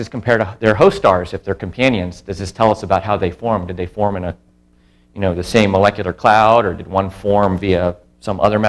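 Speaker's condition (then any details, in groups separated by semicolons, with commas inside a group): No condition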